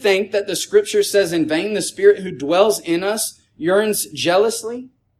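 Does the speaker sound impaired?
No.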